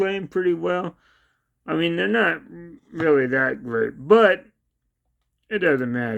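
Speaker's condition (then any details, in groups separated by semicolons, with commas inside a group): Cerebral palsy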